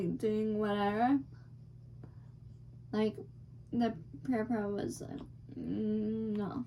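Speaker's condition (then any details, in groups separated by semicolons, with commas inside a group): Cerebral palsy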